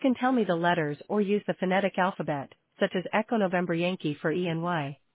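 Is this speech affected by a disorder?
No.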